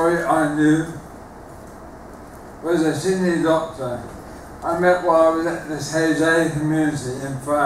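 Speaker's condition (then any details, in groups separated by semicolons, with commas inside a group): Motor neuron disease, bulbar onset; onset in the mouth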